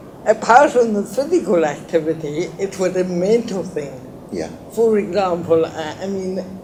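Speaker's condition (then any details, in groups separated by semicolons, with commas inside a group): Cerebral palsy; lifelong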